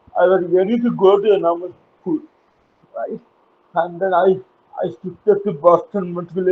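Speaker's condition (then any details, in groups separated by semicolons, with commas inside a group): Cerebral palsy; uses wheelchair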